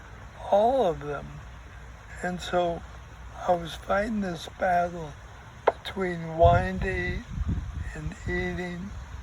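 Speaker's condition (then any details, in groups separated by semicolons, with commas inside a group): ALS; diagnosed two years ago, ventilator many hours, breathes only sitting; talking increasingly difficult, breathing trouble worse when full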